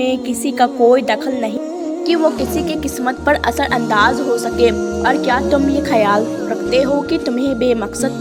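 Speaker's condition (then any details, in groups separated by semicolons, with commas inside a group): No condition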